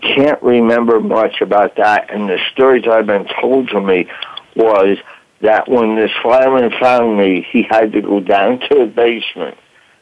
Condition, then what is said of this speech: Tracheostomy. And on the way to a hospital, a medic inserts a trach tube, apparently saving my life, but damaging my voice box.